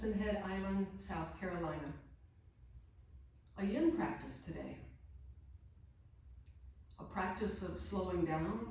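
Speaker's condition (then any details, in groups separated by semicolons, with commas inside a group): No condition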